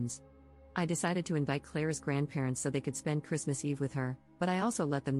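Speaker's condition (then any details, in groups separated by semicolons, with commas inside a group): No condition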